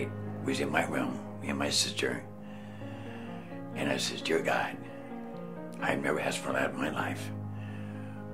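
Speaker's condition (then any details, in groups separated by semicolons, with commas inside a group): Stage IV laryngeal cancer; stage IV laryngeal, tumor around voice box, radiation, chemotherapy; survivor; tumor threatened breathing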